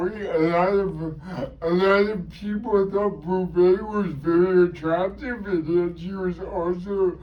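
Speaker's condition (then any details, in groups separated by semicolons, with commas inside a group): Cerebral palsy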